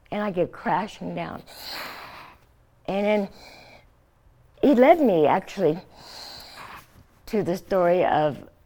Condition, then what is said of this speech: Throat cancer. And um, obviously, I speak this way by covering the hole, but now